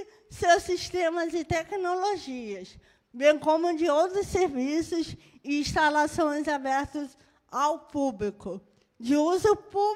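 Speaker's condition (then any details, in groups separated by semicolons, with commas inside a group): Cerebral palsy; birth brain injury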